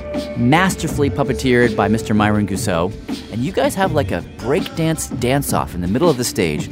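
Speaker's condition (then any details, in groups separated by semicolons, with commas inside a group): No condition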